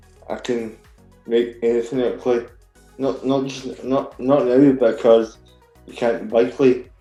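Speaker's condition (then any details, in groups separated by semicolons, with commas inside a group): Cerebral palsy; very rigid body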